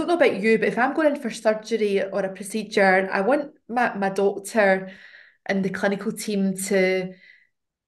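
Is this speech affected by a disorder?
No.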